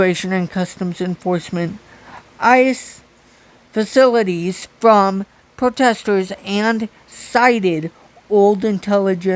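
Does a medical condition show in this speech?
Yes: cerebral palsy.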